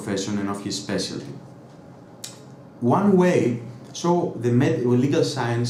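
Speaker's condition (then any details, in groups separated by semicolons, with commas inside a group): No condition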